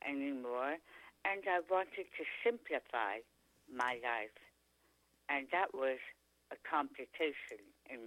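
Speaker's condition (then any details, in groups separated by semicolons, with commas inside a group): Tongue cancer; chronic sore throat symptom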